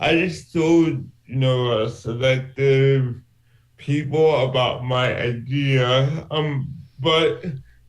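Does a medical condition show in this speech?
Yes: cerebral palsy; from birth.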